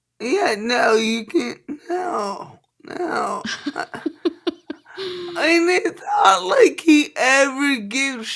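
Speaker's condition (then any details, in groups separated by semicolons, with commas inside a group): Cerebral palsy; from birth, affects walking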